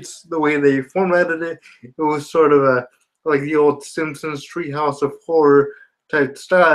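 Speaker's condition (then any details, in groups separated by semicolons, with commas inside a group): Spastic quadriplegia cerebral palsy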